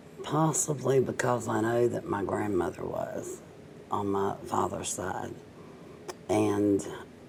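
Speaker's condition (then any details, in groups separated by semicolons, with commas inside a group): Cerebral palsy, mild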